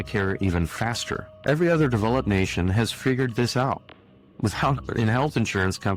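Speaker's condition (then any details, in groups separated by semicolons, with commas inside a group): No condition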